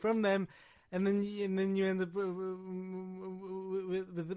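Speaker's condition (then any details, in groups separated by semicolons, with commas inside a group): Stammering and stuttering; minimal editing leaves speech issues on display; repeated sounds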